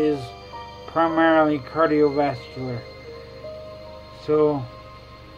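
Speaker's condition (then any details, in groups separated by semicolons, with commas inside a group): Traumatic brain injury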